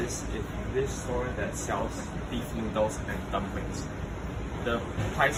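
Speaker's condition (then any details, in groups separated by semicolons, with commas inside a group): No condition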